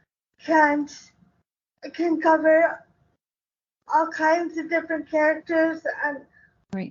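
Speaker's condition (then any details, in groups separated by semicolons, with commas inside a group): Cerebral palsy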